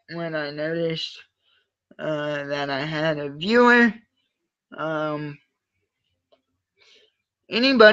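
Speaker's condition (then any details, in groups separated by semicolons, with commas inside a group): Cerebral palsy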